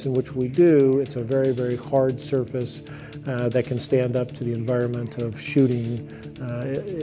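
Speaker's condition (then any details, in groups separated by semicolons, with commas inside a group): No condition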